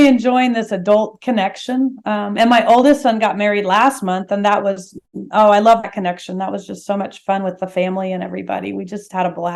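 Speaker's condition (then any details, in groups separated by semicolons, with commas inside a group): No condition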